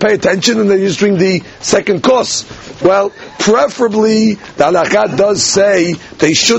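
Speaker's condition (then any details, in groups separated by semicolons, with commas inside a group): No condition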